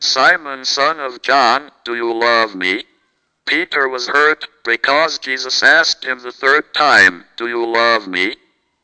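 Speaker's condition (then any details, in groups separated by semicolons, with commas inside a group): Cerebral palsy, speech-generating device; present from birth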